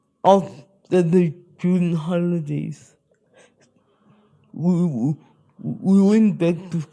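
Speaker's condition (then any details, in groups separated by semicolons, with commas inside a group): Spastic cerebral palsy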